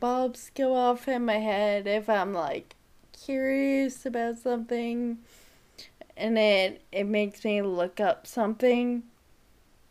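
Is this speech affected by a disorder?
Yes: Friedreich's ataxia; wheelchair user.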